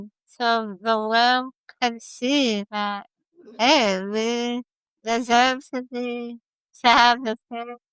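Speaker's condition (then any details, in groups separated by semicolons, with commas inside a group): Spinal muscular atrophy type 1; most severe form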